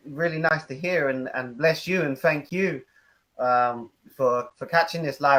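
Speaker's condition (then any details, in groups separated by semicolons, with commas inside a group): No condition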